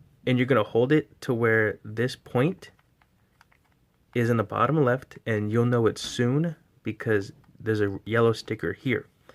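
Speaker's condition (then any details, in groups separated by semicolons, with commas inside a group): No condition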